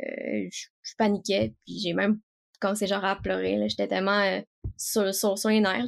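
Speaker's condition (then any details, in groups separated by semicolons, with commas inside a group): Stuttering; stuttering diagnosed around age four, several speech therapists since primary school, therapy aided acceptance; age 18, much better in recent years, some less good days, harder at end of school year; may get stuck, some blocks during presentations, similar in English and French; repeated sounds, repeated words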